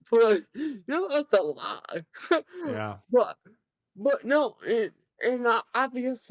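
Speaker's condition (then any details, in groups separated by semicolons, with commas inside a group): Cerebral palsy; present from birth, severe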